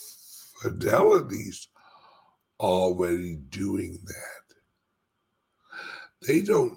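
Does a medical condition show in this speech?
Yes: speech impediment; slight speech impediment; says barely able to talk, raspy voice, calls self horrible singer.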